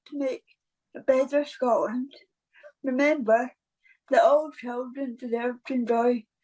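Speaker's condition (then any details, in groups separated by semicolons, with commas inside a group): Cerebral palsy; present from birth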